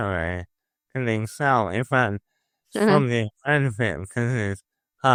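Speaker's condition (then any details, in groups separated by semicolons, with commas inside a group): Motor neuron disease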